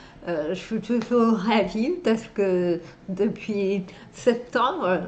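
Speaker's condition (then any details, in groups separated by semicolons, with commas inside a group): Dystonia and multiple sclerosis; hereditary dystonia, involuntary contractions, abnormal postures, plus multiple sclerosis; dystonia since age 5 or 6, multiple sclerosis since about 20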